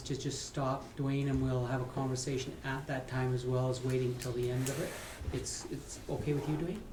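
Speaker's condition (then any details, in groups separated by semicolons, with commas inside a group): No condition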